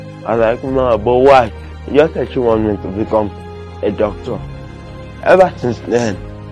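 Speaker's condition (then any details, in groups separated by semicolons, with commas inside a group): Cerebral palsy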